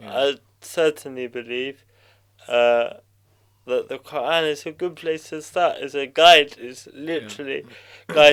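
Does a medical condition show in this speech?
Yes: cerebral palsy.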